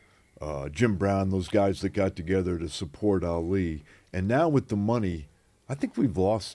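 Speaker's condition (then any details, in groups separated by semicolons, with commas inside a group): No condition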